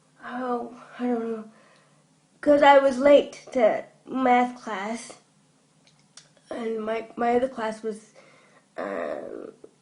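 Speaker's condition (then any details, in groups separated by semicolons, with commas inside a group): Cerebral palsy; from birth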